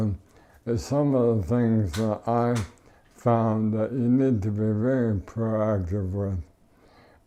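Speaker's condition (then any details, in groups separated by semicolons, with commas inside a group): ALS; breathing machine, physical therapy, no tracheostomy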